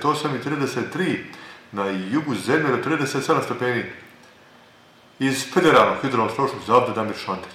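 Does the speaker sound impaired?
No.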